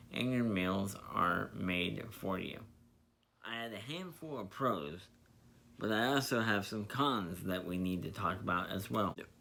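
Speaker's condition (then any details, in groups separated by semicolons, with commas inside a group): Spastic diplegia cerebral palsy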